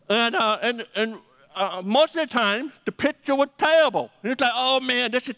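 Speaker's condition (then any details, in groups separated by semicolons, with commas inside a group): Deafness; 80% deaf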